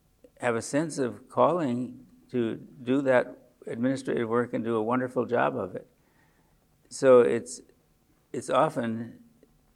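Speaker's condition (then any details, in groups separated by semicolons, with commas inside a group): Parkinson's disease; age 74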